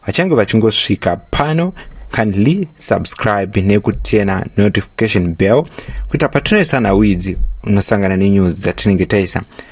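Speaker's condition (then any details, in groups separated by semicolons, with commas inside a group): No condition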